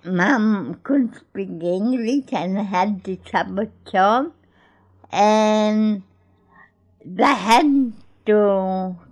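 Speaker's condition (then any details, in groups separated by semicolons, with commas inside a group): Cerebral palsy; born in Greece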